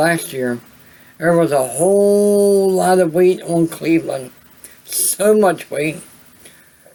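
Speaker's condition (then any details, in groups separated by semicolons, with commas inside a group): Cerebral palsy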